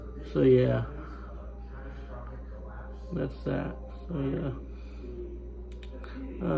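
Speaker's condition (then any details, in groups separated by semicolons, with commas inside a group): Spastic cerebral palsy; spastic, lower body affected, upper body fine, cannot walk; spasms when excited, whole-body contractions with movement, fatigue; able to talk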